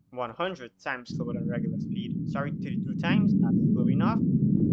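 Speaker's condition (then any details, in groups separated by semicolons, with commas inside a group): No condition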